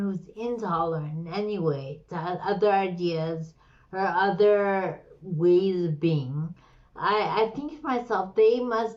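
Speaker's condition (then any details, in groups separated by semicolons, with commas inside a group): Slurred speech; slurred, stroke-like speech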